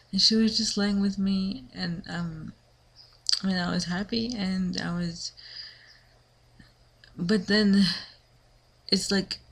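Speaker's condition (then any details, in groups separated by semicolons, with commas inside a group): Cerebral palsy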